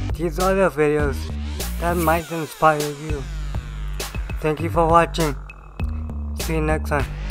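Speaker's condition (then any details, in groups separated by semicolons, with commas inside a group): Cerebral palsy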